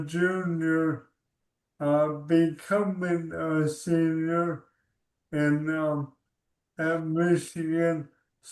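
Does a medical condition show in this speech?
Yes: ALS.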